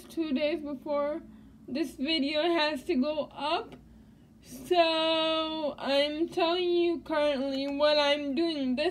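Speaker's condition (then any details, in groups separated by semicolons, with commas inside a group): Cerebral palsy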